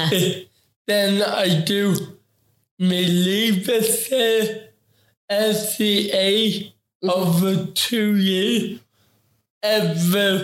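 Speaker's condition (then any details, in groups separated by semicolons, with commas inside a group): Ataxic cerebral palsy; affects coordination, movement, posture and balance; interview taken very slow, word for word, as mother advised; affects talking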